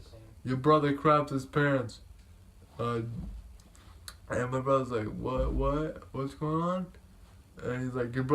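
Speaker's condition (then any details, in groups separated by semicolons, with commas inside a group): Cerebral palsy; able to speak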